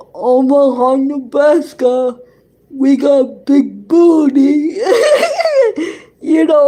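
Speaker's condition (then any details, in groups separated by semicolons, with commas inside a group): Cerebral palsy; present from birth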